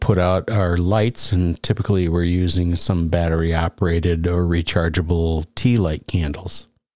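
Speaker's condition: No condition

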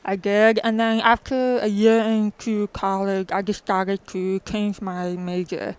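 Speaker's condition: Profound deafness, born profoundly deaf in both ears; congenital profound deafness in both ears, diagnosed in childhood after trouble hearing from behind, can hear music; communicates with spoken speech; spoken speech preferred over ASL, childhood speech lessons three hours away, five days a week

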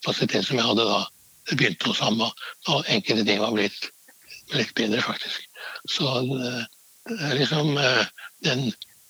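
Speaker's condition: Parkinson's disease; main medication switched, hand flexibility regained, daily exercise since age 60, physiotherapists, physical capacity maintained

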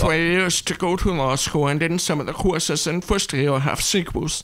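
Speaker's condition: Deafness; brown cochlear implant on side of head

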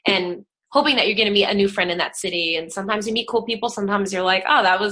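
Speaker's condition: No condition

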